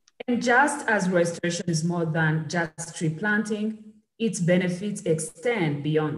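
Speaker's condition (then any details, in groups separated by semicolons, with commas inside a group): No condition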